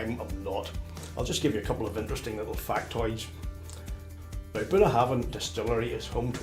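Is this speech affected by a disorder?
No.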